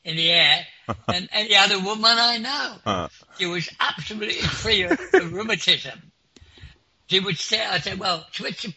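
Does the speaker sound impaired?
Yes: clinically deaf; clinically deaf since school age.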